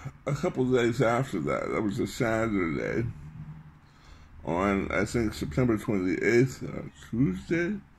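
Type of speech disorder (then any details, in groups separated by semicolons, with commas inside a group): Speech after glossectomy; tongue cancer glossectomy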